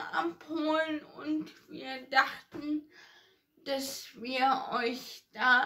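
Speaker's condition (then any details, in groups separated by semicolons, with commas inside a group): Ataxia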